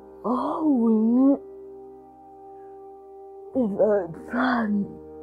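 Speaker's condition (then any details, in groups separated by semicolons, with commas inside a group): Cerebral palsy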